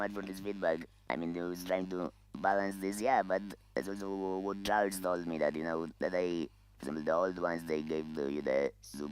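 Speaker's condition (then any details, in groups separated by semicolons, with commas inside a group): Laryngeal cancer, voice loss, electrolarynx; voice lost 8 years ago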